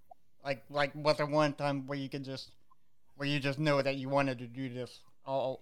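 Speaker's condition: Cerebral palsy; visible physical disability

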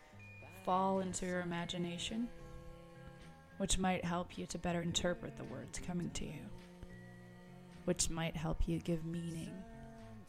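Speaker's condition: No condition

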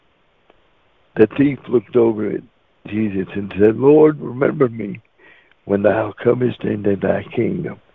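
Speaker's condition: Cerebral palsy; wheelchair user

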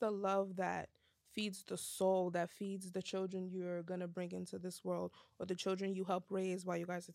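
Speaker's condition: No condition

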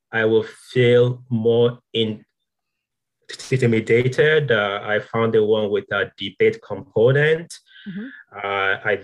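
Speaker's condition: Stuttering; stuttering since childhood, fluency shaping therapy of little benefit, later covert stutterer; ongoing stuttering, sometimes quite bad; blocks, worse with fear, shame and focus on techniques, harder in groups; repeated sounds, blocks

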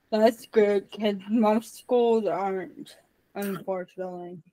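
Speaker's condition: Cerebral palsy; congenital

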